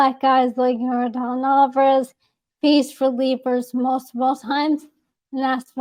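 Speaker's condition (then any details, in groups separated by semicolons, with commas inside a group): ALS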